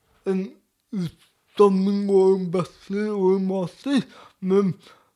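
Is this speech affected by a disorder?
Yes: cerebral palsy; speech difficulties, often mistaken for being drunk even when sober.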